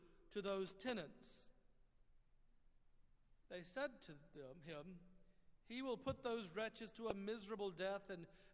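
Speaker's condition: No condition

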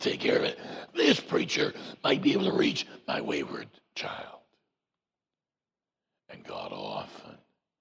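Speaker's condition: Voice box removal needed; vocal cord cancer

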